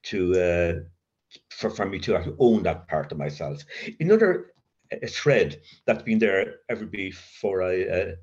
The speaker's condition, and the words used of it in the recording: Stuttering. And if I do get a block, as I do, no, it's fine.